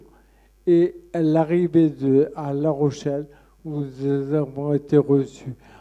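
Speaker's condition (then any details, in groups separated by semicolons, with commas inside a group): Friedreich's ataxia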